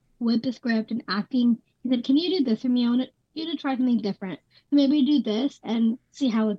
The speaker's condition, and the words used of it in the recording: Down syndrome. So if people don't know me, I'm a big talker.